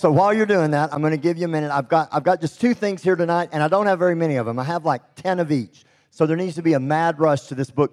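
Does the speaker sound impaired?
Yes: cleft lip and palate; congenital.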